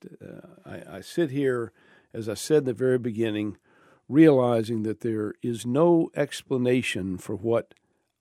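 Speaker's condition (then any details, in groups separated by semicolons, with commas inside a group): No condition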